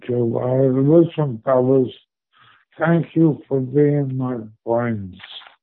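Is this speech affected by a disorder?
Yes: stroke; recovering from stroke; speech a little bit better since stroke.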